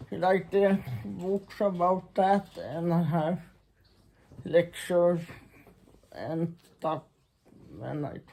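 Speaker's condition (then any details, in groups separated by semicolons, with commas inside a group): Muscular Parkinson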